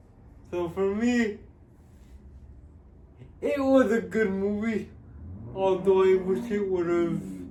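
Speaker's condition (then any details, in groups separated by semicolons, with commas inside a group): Cerebral palsy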